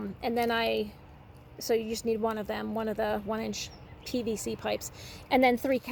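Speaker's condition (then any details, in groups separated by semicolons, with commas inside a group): No condition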